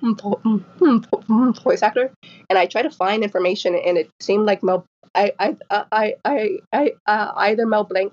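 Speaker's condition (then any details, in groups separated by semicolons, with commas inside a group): Stuttering; developmental neurological stutter, born four months early, no speech until four, onset at eight, suspected genetic; stutters on every letter and when singing, mid-word, masks fluency, worse when mask falls off; repeated words, prolonged sounds, blocks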